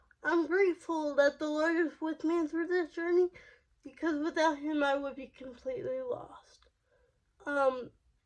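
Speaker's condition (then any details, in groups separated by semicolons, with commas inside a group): Cerebral palsy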